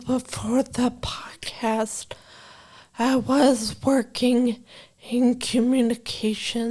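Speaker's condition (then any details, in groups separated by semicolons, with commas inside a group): Brain injury from aneurysm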